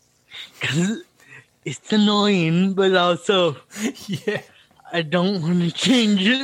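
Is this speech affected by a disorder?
Yes: cerebral palsy; speaking time predictable on stage.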